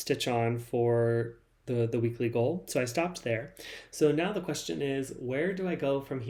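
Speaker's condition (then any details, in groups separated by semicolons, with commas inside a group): No condition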